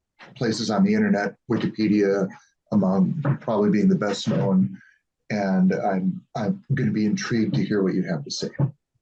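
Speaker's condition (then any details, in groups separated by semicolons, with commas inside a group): No condition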